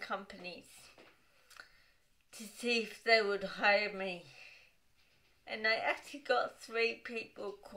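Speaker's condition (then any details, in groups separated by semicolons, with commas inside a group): Dystonic cerebral palsy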